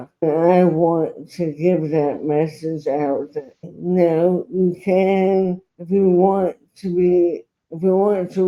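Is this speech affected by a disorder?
Yes: traumatic brain injury; left arm spastic.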